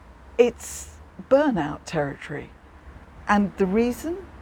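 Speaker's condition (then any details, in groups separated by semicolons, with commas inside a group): No condition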